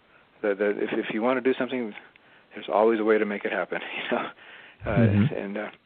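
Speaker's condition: Parkinson's disease; diagnosed while still working

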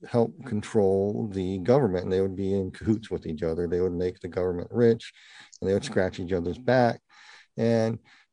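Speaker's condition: Partial cleft palate; present from birth

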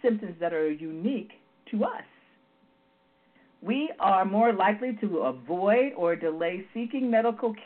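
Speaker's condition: No condition

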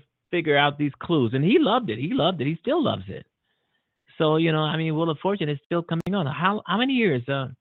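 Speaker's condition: No condition

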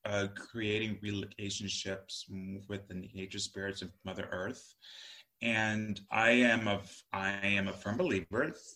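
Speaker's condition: Stutter; stutter since childhood, bad at ages six to nine; still has a stutter; prolonged sounds

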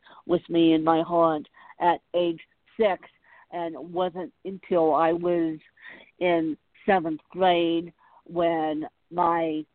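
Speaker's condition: Cerebral palsy; cannot type, terrible handwriting, dictates with dragon naturally speaking, back brace under clothes

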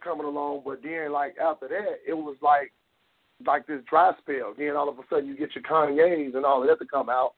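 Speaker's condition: No condition

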